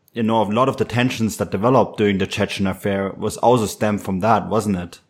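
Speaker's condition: No condition

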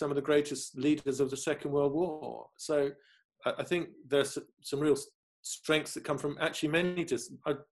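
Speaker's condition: Stammer; stammer since childhood; stammers openly, accepts own stuttering voice, keeps stuttering in edited videos; stammers mainly on hard consonants, worse when tired or nervous, formerly long-winded word substitution, avoidance; repeated sounds

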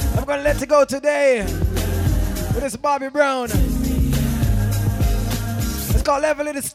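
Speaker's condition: No condition

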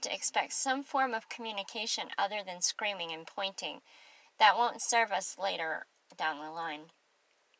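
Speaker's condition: Cleft palate; without partial air escapes to nasal passage, mushy unclear speech, could not roll r's, now improved

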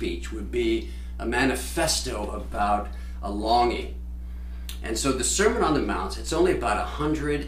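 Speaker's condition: No condition

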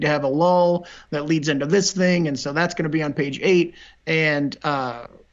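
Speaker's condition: No condition

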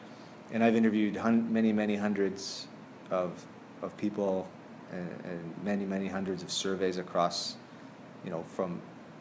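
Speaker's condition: No condition

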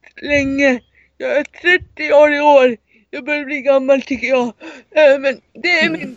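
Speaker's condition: Cerebral palsy; severe, wheelchair user

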